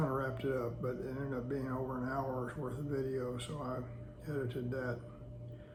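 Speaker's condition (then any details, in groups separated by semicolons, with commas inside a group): Parkinson's disease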